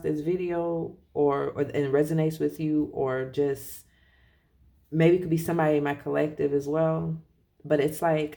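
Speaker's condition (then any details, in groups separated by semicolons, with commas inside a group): No condition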